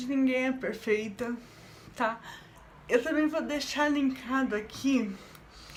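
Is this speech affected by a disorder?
Yes: cerebral palsy.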